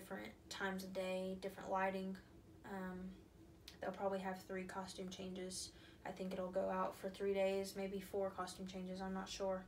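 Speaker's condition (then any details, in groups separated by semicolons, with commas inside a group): No condition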